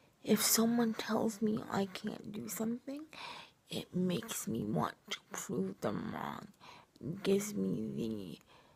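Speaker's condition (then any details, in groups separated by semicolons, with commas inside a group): Cerebral palsy, triplegia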